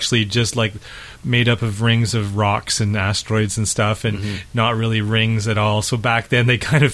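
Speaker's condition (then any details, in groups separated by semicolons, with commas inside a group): No condition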